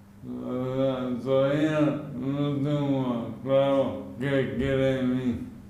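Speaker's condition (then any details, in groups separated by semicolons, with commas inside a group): Amyotrophic lateral sclerosis; speech onset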